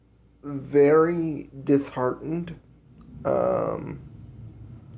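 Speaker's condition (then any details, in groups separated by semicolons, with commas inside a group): Cerebral palsy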